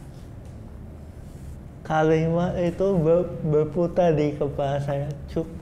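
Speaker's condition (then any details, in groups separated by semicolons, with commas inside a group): Cerebral palsy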